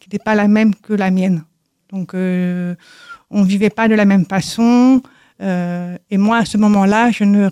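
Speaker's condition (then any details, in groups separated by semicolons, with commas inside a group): Deafness from birth; congenital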